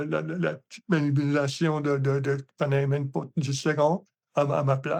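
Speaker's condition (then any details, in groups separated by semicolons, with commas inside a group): Hemiparalysis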